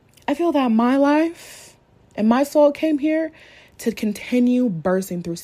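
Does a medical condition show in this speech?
No.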